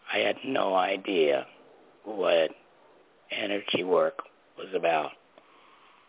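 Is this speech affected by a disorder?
Yes: laryngectomy; voice box surgically removed after cancer at young age; cancer about 8 years ago, guides qi healing energy into throat, school of qi energy heals; learned to talk differently, different tone of voice.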